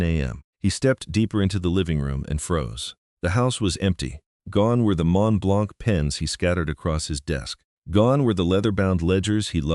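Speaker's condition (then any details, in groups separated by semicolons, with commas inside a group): No condition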